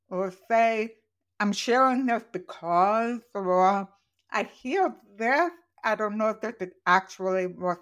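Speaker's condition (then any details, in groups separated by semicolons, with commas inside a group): Profoundly deaf, congenital; wears hearing aids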